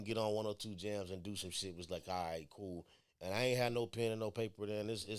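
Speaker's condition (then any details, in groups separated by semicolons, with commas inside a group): No condition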